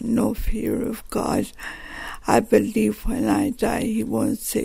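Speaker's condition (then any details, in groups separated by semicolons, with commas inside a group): Multiple sclerosis, severe; advanced multiple sclerosis, rapidly progressing, diagnosed 3 years ago, now aged 49; 4 falls this morning, 2 spasms, poor balance, wall walking, pain, no saliva, 42 tablets daily; speech affected and worsening, no saliva in mouth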